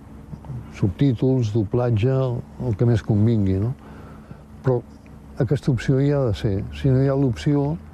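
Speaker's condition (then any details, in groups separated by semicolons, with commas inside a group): Parkinson's disease; progressive, onset about 15 years before death at 79; mild, progressively worsening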